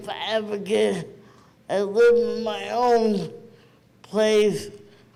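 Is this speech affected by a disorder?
Yes: cerebral palsy.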